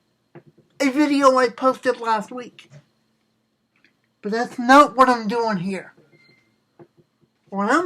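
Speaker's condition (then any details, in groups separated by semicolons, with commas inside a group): Cerebral palsy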